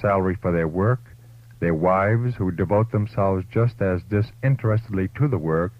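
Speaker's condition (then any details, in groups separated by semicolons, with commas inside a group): No condition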